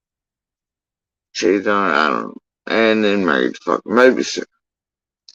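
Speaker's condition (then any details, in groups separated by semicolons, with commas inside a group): Facial paralysis after surgery; tongue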